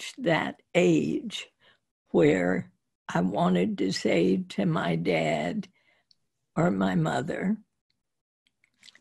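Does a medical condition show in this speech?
Yes: spasmodic dysphonia.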